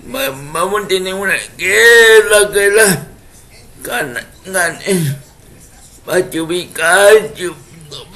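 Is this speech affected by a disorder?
Yes: cerebral palsy; speech affected by condition.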